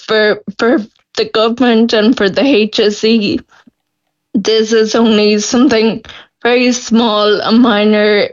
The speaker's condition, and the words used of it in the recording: Ataxia. My voice, I'm getting really, really, it's really hard to speak.